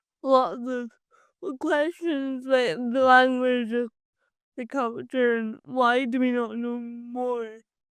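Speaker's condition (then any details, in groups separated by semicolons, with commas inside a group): Cerebral palsy; from birth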